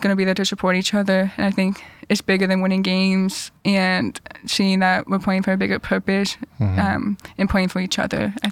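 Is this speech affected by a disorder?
Yes: deafness; hearing loss found second grade, had passed tests via cues, hearing aids third grade, cochlear implants.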